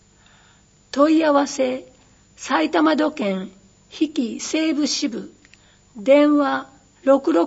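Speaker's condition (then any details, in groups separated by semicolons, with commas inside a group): No condition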